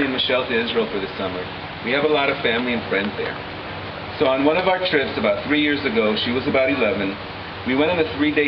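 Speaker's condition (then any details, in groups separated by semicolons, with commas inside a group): No condition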